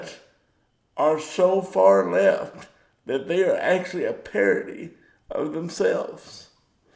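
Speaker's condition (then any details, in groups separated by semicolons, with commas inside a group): Cerebral palsy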